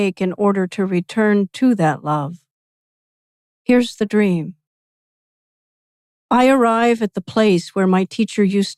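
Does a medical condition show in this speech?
No.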